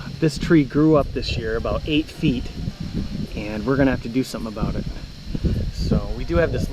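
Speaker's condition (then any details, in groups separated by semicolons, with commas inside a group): No condition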